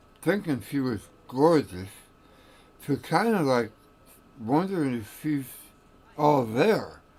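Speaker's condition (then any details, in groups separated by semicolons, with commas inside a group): Tongue cancer; radiation-treated tongue cancer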